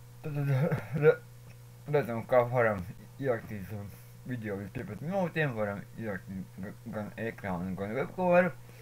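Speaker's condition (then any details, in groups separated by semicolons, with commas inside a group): Cerebral palsy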